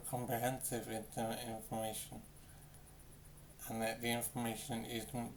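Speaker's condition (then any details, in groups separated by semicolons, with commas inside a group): Brain injury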